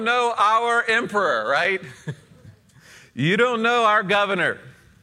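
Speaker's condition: No condition

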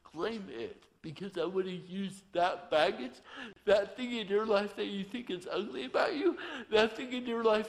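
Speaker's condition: Torsion dystonia; voice cannot be controlled

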